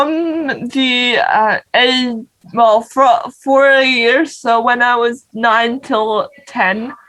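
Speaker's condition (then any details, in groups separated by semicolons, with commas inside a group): Cerebral palsy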